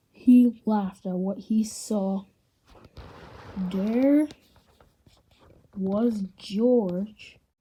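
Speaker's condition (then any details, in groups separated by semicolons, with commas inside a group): No condition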